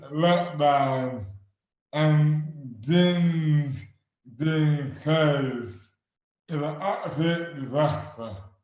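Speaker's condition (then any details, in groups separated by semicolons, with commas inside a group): Dystonia; affects hands and speech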